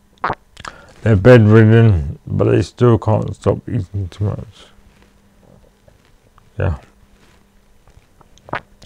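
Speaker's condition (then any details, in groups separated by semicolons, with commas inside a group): Cerebral palsy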